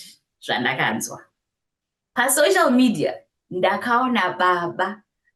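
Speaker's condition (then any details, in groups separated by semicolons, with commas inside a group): No condition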